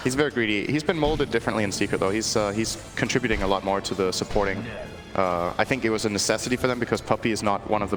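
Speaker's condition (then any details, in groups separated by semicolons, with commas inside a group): No condition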